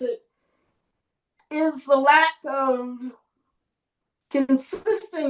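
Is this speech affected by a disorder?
Yes: cerebral palsy; since childhood.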